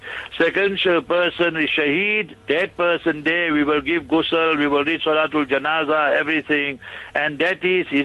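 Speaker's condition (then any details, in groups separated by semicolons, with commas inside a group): No condition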